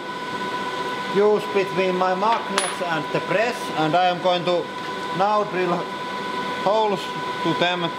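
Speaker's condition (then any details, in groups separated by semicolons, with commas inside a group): No condition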